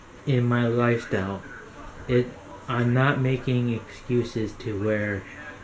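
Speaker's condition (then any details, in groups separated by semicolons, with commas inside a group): Cerebral palsy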